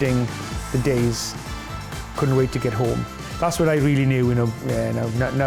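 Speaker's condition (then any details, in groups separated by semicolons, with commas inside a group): No condition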